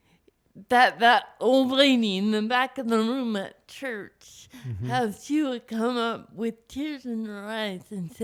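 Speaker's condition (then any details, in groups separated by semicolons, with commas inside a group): Cerebral palsy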